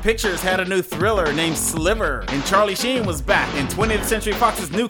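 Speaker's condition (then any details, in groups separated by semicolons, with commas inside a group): No condition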